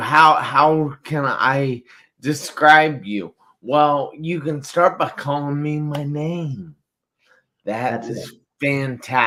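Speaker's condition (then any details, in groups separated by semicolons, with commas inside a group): Traumatic brain injury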